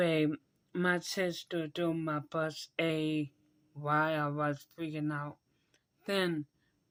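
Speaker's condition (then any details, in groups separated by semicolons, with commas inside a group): Cerebral palsy; ankle braces in childhood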